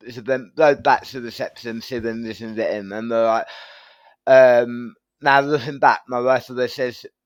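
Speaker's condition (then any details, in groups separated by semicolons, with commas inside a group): Tongue cancer surgery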